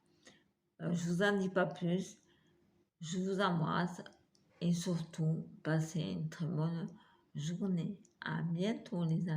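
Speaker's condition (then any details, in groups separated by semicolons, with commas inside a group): Multiple sclerosis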